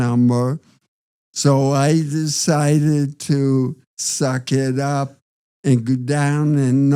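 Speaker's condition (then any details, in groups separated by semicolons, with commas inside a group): Parkinson's disease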